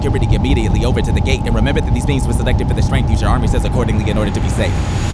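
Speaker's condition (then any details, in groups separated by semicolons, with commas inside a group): No condition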